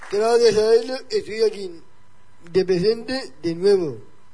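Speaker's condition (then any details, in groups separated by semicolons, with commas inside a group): Down syndrome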